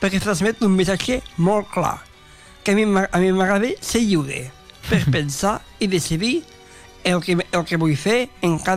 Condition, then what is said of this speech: Down syndrome. Simplement que és una diferència de més, que jo no tinc per què expressar-me de la mateixa manera que els altres.